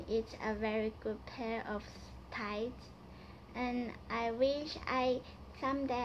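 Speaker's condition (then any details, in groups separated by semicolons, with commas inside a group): Cerebral palsy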